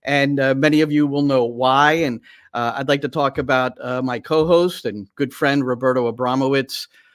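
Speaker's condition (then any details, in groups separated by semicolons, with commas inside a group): No condition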